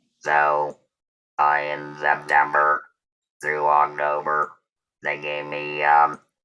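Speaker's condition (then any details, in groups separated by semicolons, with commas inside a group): Total laryngectomy; no voice after surgery, regained voice, limited loudness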